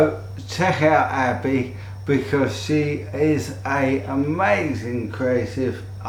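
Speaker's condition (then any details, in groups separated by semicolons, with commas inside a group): ALS; voice may sound peculiar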